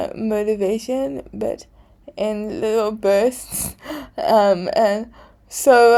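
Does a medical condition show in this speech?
Yes: cerebral palsy.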